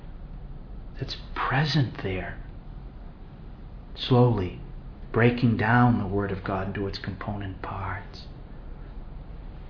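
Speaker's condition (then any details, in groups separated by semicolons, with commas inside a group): No condition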